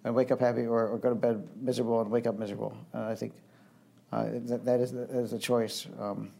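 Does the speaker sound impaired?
Yes: young onset Parkinson's disease; frequent word and phrase repetitions, many fillers, restarted phrases.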